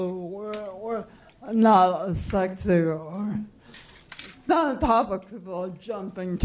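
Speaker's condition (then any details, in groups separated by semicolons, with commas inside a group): Cerebral palsy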